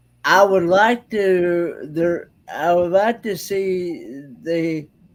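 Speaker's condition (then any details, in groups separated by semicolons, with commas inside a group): Cerebral palsy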